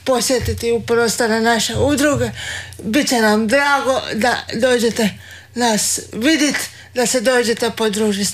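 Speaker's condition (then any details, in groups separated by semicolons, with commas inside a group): Cerebral palsy; wheelchair user, exercises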